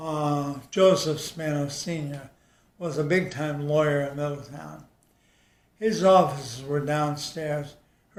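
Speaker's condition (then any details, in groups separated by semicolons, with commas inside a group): ALS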